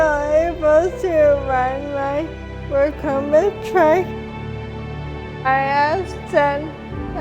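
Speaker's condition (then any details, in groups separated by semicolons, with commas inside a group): ALS; about eight years since diagnosis, rides recumbent trike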